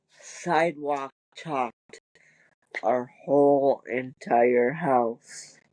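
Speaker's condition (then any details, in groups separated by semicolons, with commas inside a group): Cerebral palsy; wheelchair user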